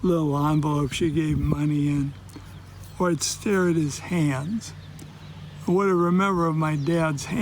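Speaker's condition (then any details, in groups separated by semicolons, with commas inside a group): ALS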